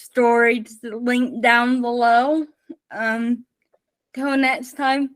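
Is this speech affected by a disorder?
Yes: spastic cerebral palsy, mixed.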